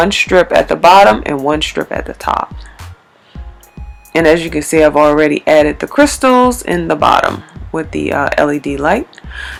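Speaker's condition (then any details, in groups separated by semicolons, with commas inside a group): No condition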